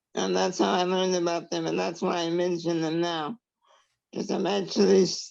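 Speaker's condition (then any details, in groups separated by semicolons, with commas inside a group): Traumatic brain injury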